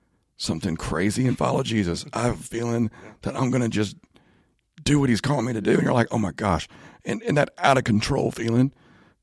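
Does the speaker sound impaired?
Yes: spasmodic dysphonia; in speech therapy with doctors.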